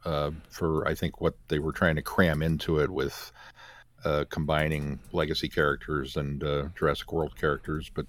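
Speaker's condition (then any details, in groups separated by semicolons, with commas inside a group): No condition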